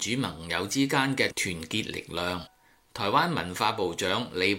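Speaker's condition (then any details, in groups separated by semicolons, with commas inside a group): No condition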